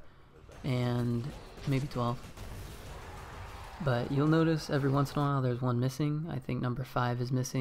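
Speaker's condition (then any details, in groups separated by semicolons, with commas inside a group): No condition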